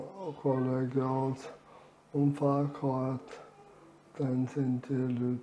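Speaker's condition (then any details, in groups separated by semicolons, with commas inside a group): Amyotrophic lateral sclerosis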